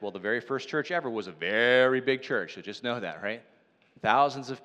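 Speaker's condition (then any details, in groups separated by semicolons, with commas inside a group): No condition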